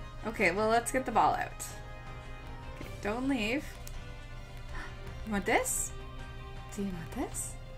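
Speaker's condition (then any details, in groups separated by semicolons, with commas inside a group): No condition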